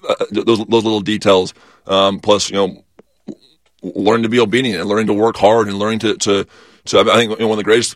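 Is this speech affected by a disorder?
Yes: stutter; stutter first noticed in high school, not noticed in childhood; magnified on mission while learning and speaking Spanish; here repeated sounds, repeated words.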